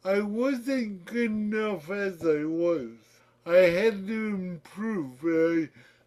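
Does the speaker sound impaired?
Yes: cerebral palsy; childhood-onset, childhood physiotherapy, occupational and speech therapy, school for physically disabled children, regular school from age 13; distinctive voice, imitated by friend Fred.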